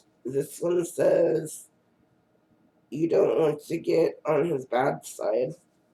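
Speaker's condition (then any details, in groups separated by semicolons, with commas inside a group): Cerebral palsy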